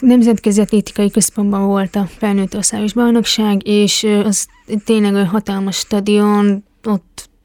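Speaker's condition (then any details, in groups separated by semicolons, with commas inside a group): Hearing impairment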